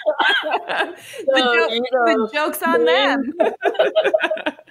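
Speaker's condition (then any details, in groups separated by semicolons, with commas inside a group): No condition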